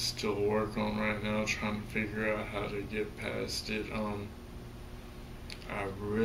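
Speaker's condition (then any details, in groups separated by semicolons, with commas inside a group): Severe traumatic brain injury; severe, caused by accident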